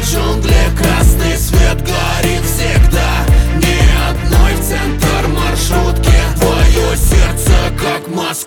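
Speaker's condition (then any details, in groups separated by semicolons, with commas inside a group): No condition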